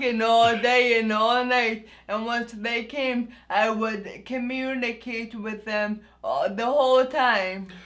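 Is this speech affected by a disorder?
Yes: anoxic brain injury.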